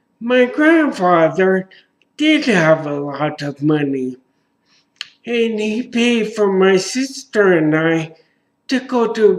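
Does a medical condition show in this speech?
Yes: traumatic brain injury.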